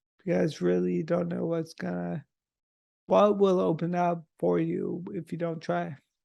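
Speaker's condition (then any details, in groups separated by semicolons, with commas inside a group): Multiple sclerosis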